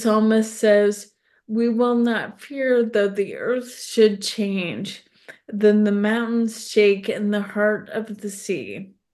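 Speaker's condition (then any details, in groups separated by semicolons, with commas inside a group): ALS; tongue fasciculations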